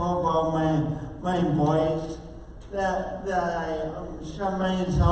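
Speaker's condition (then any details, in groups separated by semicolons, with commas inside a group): Oxygen-related condition, speech impairment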